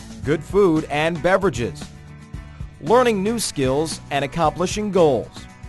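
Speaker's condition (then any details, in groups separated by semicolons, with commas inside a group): No condition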